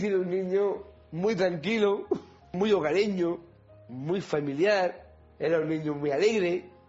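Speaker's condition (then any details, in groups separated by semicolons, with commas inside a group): Down syndrome; man aged 43, features noted from birth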